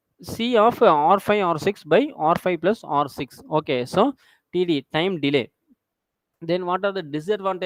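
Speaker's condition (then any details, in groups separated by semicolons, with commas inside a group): No condition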